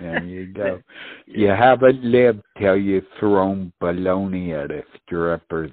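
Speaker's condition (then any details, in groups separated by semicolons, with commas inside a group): Speech impediment; cannot perform roadside sobriety test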